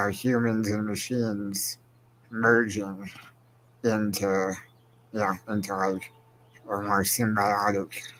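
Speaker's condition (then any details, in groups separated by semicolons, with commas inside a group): Spinal muscular atrophy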